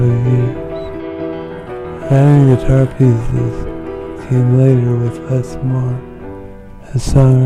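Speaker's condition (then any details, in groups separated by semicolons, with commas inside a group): Parkinson's disease; early onset, deep brain stimulation in thalamus, two brain surgeries; about 27 years since onset, tremors eliminated by surgery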